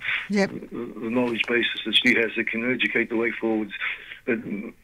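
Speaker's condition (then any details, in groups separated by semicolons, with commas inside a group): Parkinson's disease; diagnosed 2019, led to retirement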